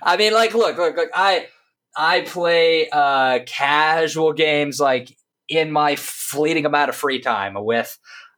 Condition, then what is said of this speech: Stuttering. A thing you and your listeners might be able to pick up on is that I have a stutter.